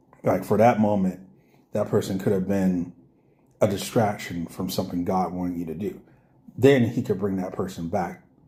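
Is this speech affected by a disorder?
No.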